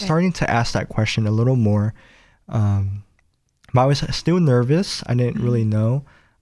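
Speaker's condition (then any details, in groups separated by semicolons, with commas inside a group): Cleft palate; nose and lip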